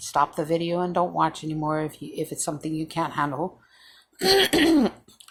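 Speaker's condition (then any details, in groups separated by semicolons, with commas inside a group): No condition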